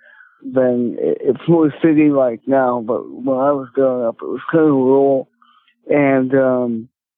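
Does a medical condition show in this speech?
Yes: cerebral palsy; speech affected.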